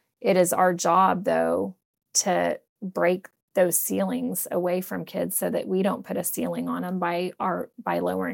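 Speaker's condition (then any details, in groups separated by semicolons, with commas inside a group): No condition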